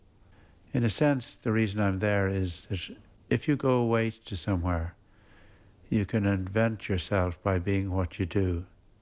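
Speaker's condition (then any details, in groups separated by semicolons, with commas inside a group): Parkinson's; progressive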